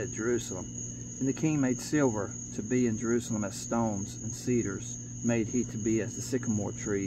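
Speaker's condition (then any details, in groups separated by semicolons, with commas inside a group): No condition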